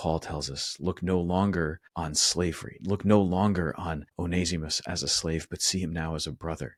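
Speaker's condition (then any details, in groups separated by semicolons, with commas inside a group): No condition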